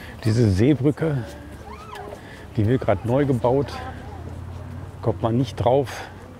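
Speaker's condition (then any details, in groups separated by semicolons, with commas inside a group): No condition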